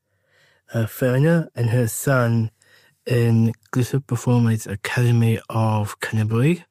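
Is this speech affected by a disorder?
Yes: Down syndrome; age 21.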